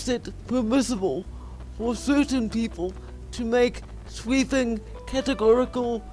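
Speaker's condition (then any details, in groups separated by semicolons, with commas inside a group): Quadriplegic cerebral palsy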